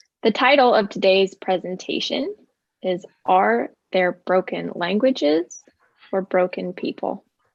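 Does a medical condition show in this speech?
No.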